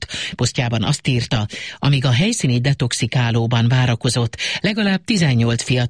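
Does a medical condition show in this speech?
No.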